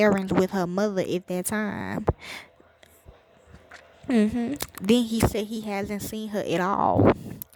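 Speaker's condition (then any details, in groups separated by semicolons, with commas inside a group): No condition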